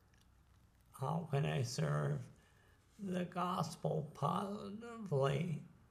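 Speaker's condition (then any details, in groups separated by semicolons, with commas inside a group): ALS; terminal, crippling disease; some speaking ability already lost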